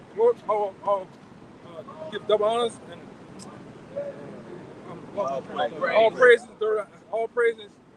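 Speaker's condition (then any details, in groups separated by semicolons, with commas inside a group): No condition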